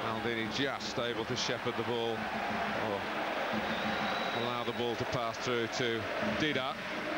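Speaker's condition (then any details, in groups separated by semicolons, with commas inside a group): No condition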